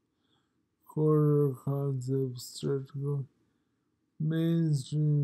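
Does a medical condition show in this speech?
Yes: multiple sclerosis.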